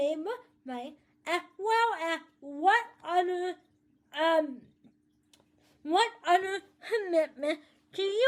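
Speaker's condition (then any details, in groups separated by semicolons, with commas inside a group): Cerebral palsy; speech may be hard to understand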